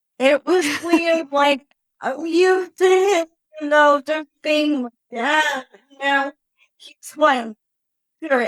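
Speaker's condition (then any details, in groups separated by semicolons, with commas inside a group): Cerebral palsy; brain bleed in early infancy, premature birth, wheelchair; lag starting to talk, late speech onset, had speech therapy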